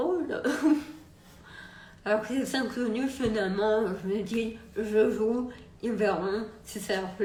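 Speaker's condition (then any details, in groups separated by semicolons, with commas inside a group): Multiple sclerosis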